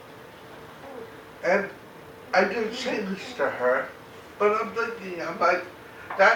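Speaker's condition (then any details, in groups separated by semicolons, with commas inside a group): Cerebral palsy; very mild form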